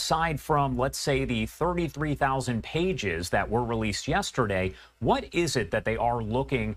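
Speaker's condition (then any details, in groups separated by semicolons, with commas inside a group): No condition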